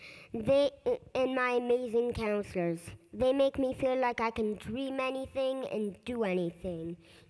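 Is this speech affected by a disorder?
No.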